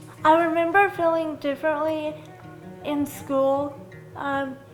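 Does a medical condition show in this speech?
Yes: cerebral palsy; from birth, uses walker; 18 years old.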